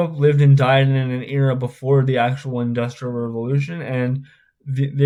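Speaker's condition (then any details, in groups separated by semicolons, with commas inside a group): Spastic cerebral palsy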